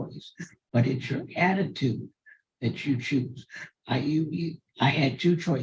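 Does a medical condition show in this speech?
Yes: cerebral palsy; from birth.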